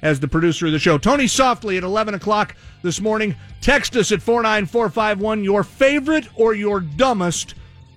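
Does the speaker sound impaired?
No.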